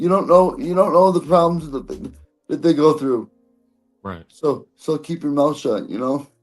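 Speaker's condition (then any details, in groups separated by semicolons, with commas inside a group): Cerebral palsy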